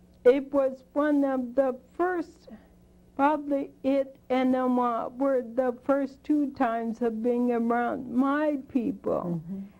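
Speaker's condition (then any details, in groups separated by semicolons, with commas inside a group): Spinocerebellar degeneration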